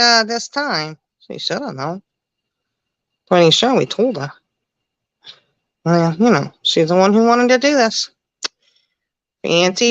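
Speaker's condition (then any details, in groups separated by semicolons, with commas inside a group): No condition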